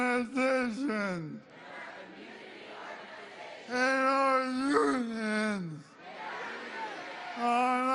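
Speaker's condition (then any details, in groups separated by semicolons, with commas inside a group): ALS; weak voice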